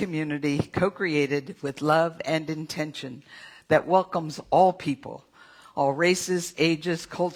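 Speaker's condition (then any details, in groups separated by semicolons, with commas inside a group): No condition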